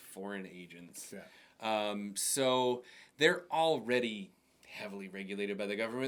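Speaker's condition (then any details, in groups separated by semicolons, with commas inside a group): No condition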